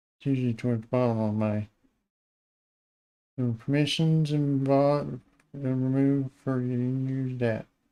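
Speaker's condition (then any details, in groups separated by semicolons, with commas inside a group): Parkinson's disease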